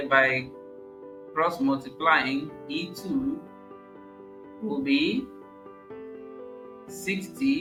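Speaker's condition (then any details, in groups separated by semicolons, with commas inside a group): No condition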